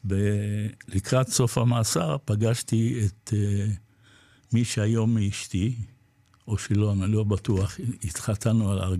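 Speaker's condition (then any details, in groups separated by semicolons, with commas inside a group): Parkinson's disease; recently diagnosed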